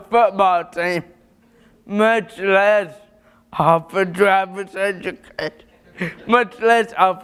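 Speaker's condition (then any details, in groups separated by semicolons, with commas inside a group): Cerebral palsy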